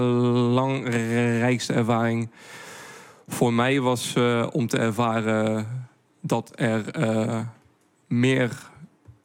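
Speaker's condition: Stuttering; more stutters when translating sentences into another language; prolonged sounds

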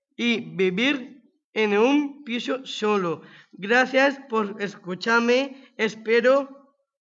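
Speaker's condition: Down syndrome; age 20

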